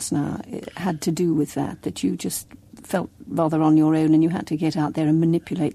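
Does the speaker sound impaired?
No.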